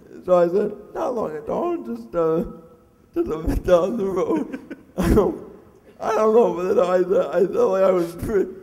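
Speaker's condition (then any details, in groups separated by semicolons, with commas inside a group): Cerebral palsy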